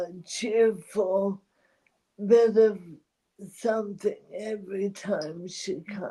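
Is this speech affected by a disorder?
Yes: ALS; two neck discs replaced; diagnosed 9 years ago, onset 13 years, very slow progression; voice strains with talking, needs voice rest.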